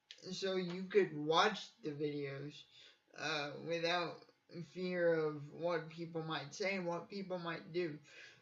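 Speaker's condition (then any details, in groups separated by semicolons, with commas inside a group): Cerebral palsy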